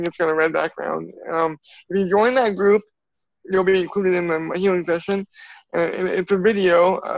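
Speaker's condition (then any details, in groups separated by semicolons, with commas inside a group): Cerebral palsy; from birth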